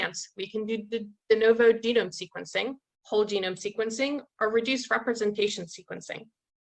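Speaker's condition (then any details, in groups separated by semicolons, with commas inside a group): No condition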